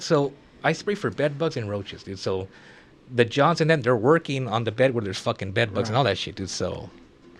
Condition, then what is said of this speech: None; typical speech.